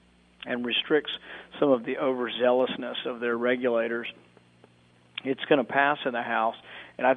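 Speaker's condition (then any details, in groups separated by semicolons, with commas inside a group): No condition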